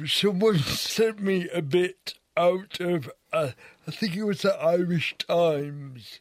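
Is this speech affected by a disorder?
Yes: cerebral palsy; finds some words hard to say, difficulty with ch sound.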